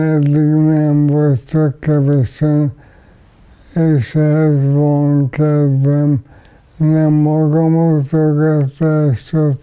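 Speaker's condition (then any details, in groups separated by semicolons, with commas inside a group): ALS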